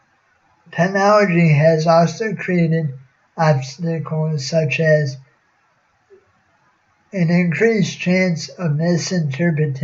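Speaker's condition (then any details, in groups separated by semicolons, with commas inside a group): Cerebral palsy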